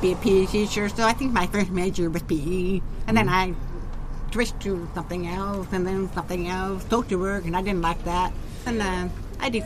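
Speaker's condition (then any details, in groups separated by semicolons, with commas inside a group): Profound deafness, genetic, profound; born hearing or hard of hearing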